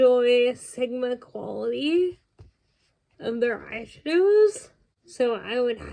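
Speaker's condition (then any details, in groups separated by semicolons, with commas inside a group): Cerebral palsy; congenital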